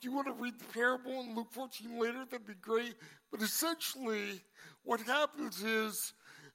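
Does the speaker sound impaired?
Yes: cerebral palsy; congenital, brain damage affecting balance and coordination.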